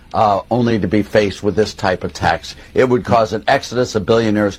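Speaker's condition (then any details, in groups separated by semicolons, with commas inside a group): No condition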